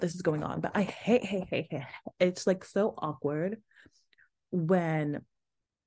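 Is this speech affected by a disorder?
Yes: stuttering; with adhd; stuttering and mistakes left unedited in podcast, talks super fast sometimes, pauses sometimes, all over the place; here repeated sounds, prolonged sounds.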